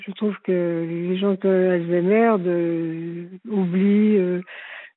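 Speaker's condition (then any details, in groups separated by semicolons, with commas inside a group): Parkinson's disease; left leg dragging, frequent tripping, noticed by sports coach, diagnosed by rheumatologist, confirmed by neurologist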